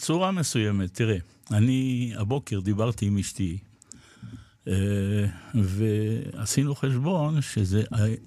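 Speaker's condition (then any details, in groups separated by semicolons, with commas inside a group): Parkinson's disease; recently diagnosed, makes body and daily life difficult, had to sell motorcycle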